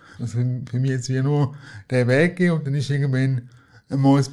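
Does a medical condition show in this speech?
Yes: cerebral palsy; cerebral palsy present from birth, wheelchair user, crawled on knees as child, needs help in daily life; personal assistance team via IV assistance contribution for almost 10 years, lives in own apartment.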